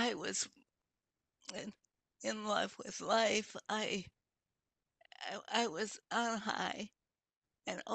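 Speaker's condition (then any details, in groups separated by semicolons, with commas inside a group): Multiple sclerosis; losing her voice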